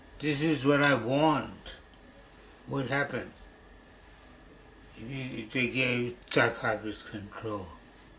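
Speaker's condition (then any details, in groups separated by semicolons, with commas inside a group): Parkinson's disease; idiopathic per hospital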